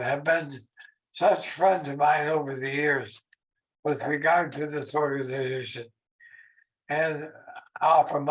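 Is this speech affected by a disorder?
Yes: ALS; aggressive progression; very weak voice, shortened speech.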